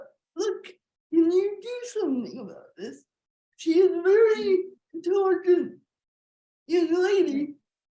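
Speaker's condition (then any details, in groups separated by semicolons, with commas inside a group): Cerebral palsy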